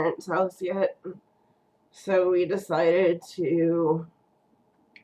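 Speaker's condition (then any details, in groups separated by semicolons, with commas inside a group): Cerebral palsy; first word not said quite right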